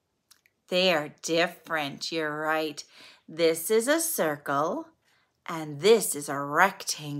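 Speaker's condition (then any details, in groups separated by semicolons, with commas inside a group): No condition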